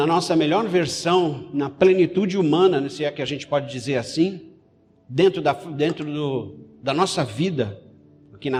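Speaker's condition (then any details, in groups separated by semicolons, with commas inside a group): No condition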